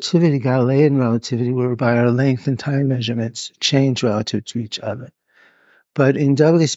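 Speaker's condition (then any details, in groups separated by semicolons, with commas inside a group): Parkinson's; reports not feeling very well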